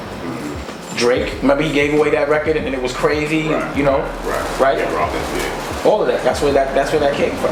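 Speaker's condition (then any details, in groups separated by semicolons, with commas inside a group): No condition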